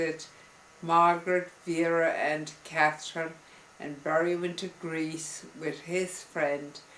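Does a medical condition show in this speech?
Yes: multiple sclerosis.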